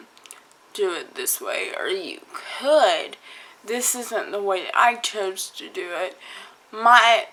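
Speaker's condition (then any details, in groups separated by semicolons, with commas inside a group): Cerebral palsy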